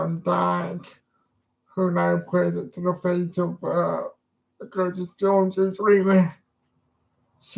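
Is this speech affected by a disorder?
Yes: disability affecting speech.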